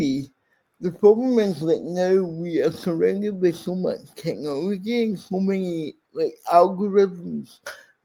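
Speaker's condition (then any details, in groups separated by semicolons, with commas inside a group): Cerebral palsy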